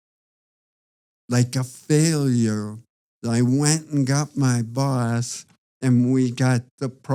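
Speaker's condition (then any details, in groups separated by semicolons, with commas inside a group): Parkinson's disease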